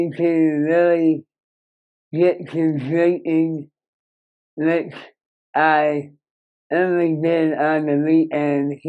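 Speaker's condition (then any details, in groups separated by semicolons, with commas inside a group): Moebius syndrome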